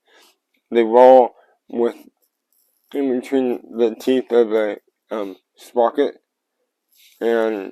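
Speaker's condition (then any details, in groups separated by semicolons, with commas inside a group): Cerebral palsy; tends to mess up words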